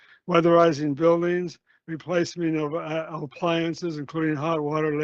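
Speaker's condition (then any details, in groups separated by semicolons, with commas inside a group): No condition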